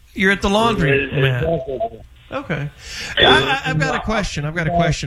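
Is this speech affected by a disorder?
No.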